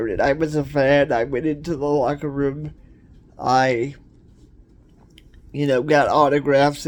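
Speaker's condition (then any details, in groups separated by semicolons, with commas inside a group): Cerebral palsy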